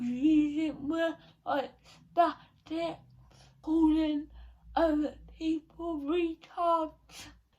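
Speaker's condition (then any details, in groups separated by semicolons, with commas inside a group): Cerebral palsy; not quadriplegic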